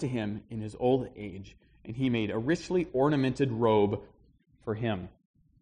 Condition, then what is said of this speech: No condition.